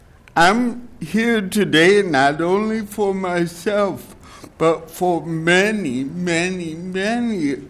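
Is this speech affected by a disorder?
Yes: cerebral palsy; present since birth.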